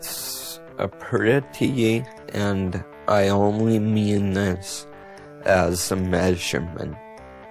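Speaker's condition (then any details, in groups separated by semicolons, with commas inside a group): Multiple sclerosis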